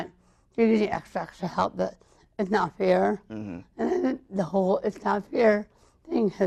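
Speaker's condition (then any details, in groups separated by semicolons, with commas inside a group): Cerebral palsy; birth complications; mild; speech sounds atypical, had early speech therapy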